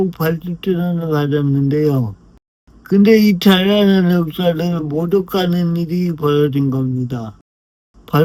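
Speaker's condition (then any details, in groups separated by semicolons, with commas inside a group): Brain lesion disability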